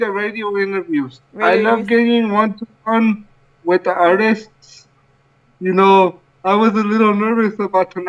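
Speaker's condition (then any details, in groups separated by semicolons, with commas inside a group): Cerebral palsy; from birth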